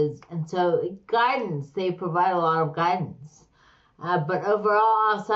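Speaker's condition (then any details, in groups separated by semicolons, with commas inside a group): Slurred speech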